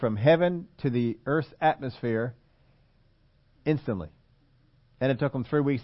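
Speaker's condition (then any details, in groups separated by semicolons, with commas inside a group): No condition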